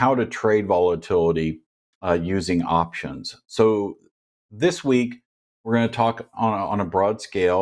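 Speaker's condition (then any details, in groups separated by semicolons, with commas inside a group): No condition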